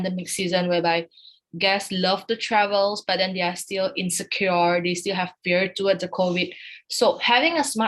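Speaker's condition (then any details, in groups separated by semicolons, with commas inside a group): No condition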